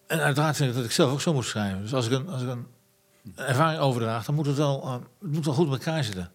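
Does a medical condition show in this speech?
Yes: Parkinson's disease; progressive incurable Parkinson's disease, diagnosed years ago, already ill before diagnosis, 50% dementia risk, heading toward invalidity; pain, abdominal pain from constipation, fatigue, unsteady, falls including off bicycle, reading own book aloud beyond strength; speaks with difficulty, half purely Parkinson motor problem, emotional tearfulness partly from disease.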